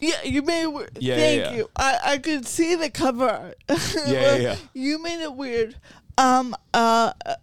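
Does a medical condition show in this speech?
Yes: cerebral palsy.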